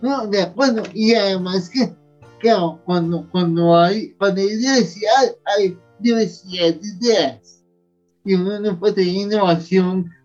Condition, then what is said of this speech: Cerebral palsy. Si me dio dificultad Ese el habla y siendo conferencista, eso como que no, como que un futbolista sin pierna, como que no tiene muy que sin embargo, bien.